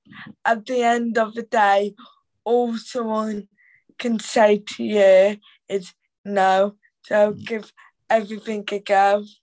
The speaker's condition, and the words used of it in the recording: Cerebral palsy. Like my cerebral palsy voice is harder to understand, but I'm also black country.